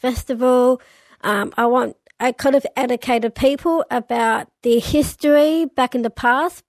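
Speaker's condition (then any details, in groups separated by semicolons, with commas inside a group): Down syndrome; lifelong, since birth; age 39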